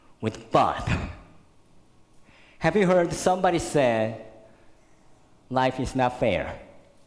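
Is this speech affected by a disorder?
Yes: cleft lip and palate; congenital, very severe, born in Korea, 12 surgeries to date, one in junior high; could not suck breast milk as newborn, fed formula and cow milk.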